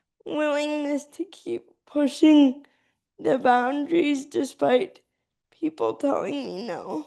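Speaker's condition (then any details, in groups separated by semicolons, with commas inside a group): Cerebral palsy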